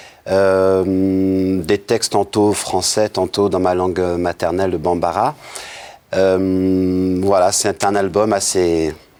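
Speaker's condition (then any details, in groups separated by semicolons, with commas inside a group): No condition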